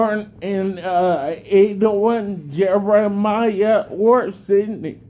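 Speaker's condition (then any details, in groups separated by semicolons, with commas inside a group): Cerebellar degeneration and ataxia; slow speech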